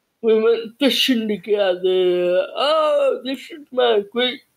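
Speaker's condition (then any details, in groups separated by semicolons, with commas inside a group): Cerebral palsy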